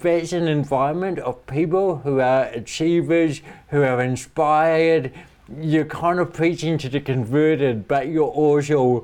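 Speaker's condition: Cerebral palsy; present from birth

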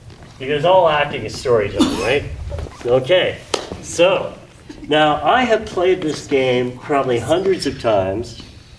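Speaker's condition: Cleft lip and palate; congenital, most severe case in British Columbia's history

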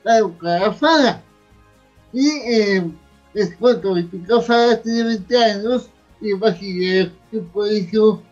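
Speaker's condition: Cerebral palsy; near death as newborn

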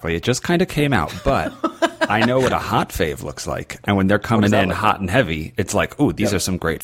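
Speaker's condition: No condition

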